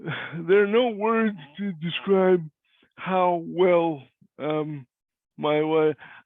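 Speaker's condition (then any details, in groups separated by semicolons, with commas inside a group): Cerebral palsy; cannot walk; voice is different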